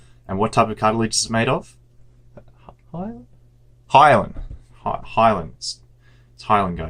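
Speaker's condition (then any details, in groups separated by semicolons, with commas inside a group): No condition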